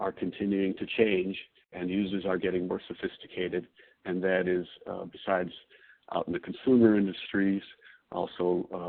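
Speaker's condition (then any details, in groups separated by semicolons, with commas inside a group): No condition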